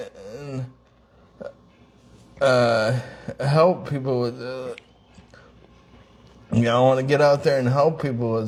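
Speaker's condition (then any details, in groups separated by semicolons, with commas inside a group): Traumatic brain injury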